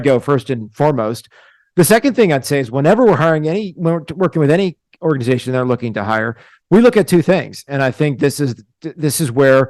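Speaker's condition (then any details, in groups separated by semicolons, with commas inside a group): No condition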